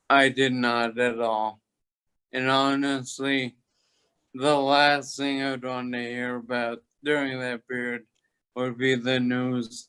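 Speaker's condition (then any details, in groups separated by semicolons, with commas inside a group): Toxic leukoencephalopathy, locked-in syndrome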